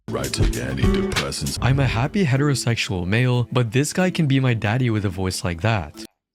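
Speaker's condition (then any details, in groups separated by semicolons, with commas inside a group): No condition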